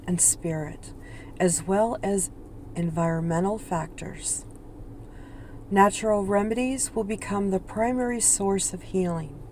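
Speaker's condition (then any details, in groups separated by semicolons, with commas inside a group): No condition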